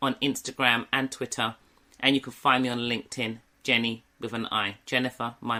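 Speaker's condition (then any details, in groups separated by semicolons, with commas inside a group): No condition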